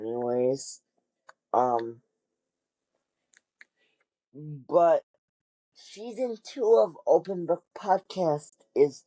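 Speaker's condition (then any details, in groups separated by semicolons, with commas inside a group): Cerebral palsy; wheelchair user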